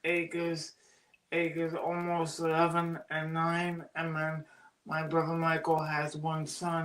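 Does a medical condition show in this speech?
Yes: cerebral palsy; oxygen loss at birth.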